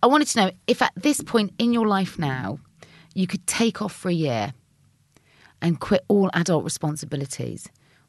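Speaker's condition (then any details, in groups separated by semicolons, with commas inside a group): No condition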